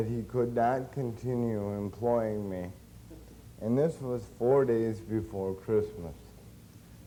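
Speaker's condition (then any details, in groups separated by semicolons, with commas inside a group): Cerebral palsy; since birth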